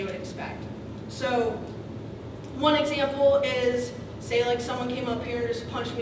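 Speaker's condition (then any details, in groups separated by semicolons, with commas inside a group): No condition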